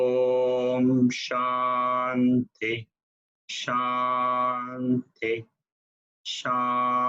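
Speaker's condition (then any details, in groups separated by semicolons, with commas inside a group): No condition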